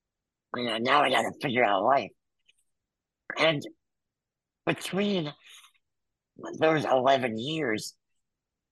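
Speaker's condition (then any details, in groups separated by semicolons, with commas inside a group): Muscular dystrophy; congenital, wheelchair user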